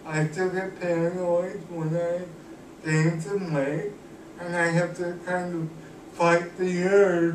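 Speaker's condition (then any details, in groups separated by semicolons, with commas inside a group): Cerebral palsy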